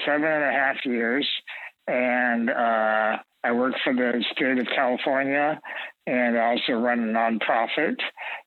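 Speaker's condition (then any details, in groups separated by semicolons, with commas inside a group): Spinal muscular atrophy type 2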